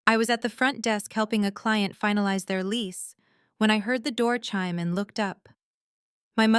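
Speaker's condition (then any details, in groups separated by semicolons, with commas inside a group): No condition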